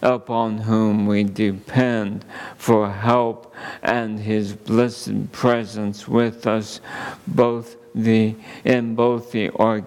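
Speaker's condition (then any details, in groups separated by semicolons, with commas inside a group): ALS; under neurologist care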